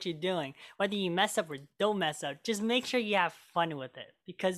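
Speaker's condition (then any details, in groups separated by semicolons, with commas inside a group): Cleft lip and palate; made eating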